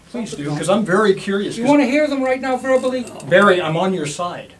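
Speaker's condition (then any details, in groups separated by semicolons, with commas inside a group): No condition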